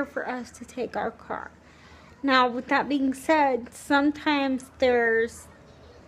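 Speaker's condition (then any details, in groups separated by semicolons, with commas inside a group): Cerebral palsy, spastic, severe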